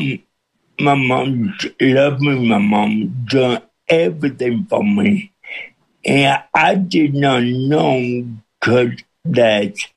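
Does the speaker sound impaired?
Yes: cerebral palsy with speech impediment; cerebral palsy since birth.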